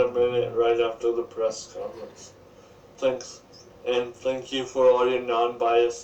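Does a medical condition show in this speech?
Yes: cerebral palsy.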